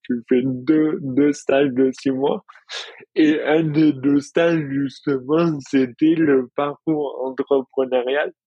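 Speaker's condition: Dystonia; onset in childhood

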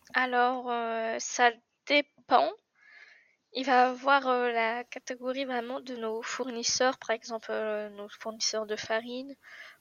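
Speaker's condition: No condition

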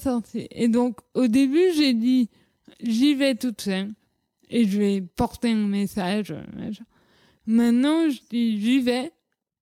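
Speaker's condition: Cerebral palsy; childhood speech

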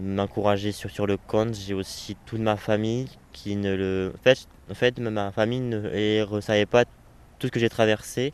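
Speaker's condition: Stuttering; onset around age 4-5 after normal early speech, cause unknown, past breathing techniques; persistent stuttering, considered lifelong; worsens with stress, fatigue, irritation, emotions, phone stress, caller mistook stuttering for bad line; repeated words, prolonged sounds

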